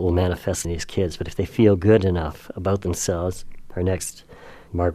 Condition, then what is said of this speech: Cleft palate. And I started talking about, and you can see how serious his case is, and but that little guy now does cartoon voices for part of his living.